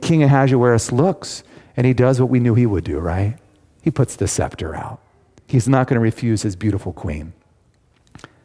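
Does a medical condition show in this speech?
No.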